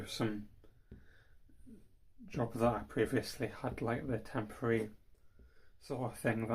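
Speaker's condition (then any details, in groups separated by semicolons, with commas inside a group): Cerebral palsy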